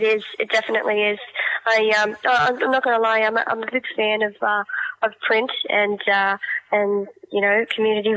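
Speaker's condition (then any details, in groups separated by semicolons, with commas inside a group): Cleft palate; born with cleft palate, congenital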